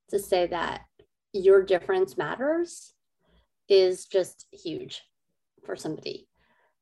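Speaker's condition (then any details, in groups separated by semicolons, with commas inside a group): Cleft lip and palate; adult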